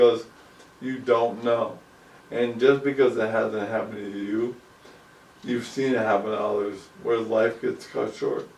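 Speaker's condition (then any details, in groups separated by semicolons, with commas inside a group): ALS; about 2 years since onset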